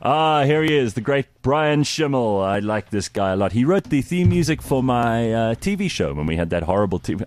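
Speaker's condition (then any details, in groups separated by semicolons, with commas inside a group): No condition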